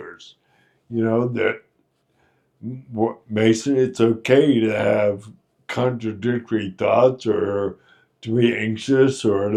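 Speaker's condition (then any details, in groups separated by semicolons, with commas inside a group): Friedreich's ataxia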